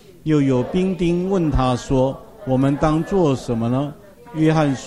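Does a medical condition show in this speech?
No.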